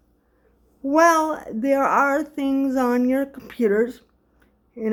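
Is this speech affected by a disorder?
Yes: cerebral palsy.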